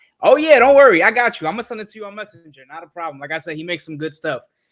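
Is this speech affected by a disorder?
No.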